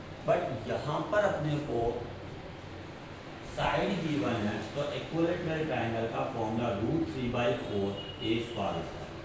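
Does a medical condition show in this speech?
No.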